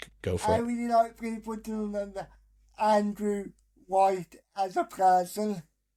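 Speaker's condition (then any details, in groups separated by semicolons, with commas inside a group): Cerebral palsy; failed major surgery, bedbound two years; speech affected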